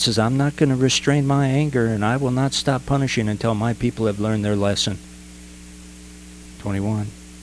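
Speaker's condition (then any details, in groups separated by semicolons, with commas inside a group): No condition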